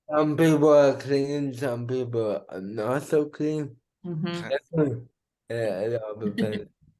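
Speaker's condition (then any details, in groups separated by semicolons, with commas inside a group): Cerebral palsy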